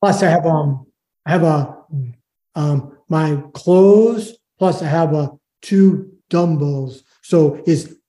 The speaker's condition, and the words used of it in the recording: Aphasia. Um, and then um, I can't talk, and plus aphasia, it's hard to get like reading.